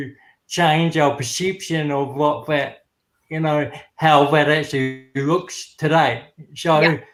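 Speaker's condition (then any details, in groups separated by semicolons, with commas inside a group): Cerebral palsy; from birth; speech and walking affected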